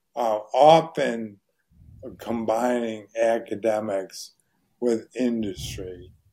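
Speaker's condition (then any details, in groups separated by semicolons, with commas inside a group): ALS; probably hereditary, father and uncle died of ALS; right hand not working; voice very hoarse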